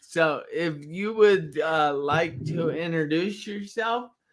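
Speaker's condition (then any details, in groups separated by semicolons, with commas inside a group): Traumatic brain injury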